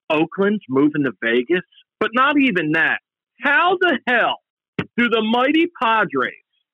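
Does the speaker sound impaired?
No.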